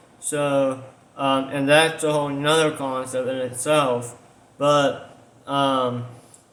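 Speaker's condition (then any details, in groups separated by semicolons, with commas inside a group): Tongue cancer surgery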